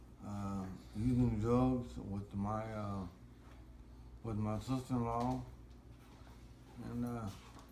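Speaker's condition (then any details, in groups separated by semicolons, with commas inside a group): Traumatic brain injury; therapy and occupational therapy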